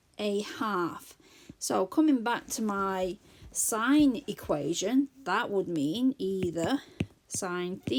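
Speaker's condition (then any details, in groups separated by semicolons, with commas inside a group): No condition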